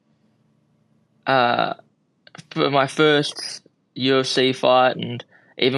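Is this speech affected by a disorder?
No.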